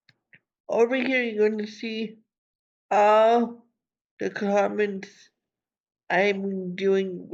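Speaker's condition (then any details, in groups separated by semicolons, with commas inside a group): Cerebral palsy; from birth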